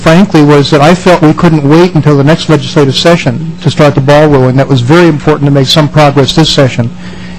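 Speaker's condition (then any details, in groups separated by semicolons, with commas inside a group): No condition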